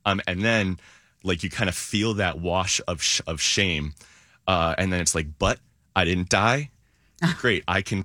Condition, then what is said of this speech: Stuttering. I was going to say, I caught it at the end.